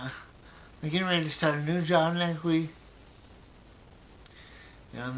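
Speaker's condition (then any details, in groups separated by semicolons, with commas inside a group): Brain injury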